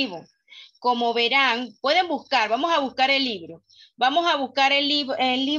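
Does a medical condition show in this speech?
No.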